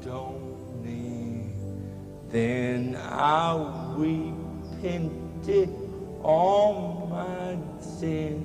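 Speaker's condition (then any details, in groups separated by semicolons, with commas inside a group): Cerebral palsy; walks with limp; speech hard to understand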